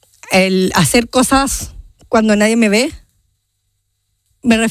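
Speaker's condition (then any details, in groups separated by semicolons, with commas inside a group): Down syndrome; genetic condition, present from birth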